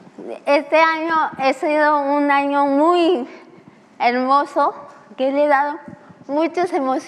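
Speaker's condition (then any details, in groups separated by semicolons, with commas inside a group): Cerebral palsy; began speaking at age six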